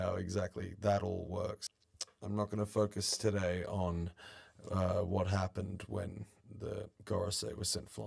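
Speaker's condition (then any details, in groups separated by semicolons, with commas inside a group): No condition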